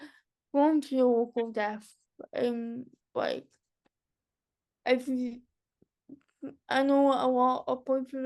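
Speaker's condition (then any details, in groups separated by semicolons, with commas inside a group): Cerebral palsy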